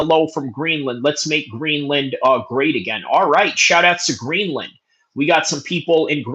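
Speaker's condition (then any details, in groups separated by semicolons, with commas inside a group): No condition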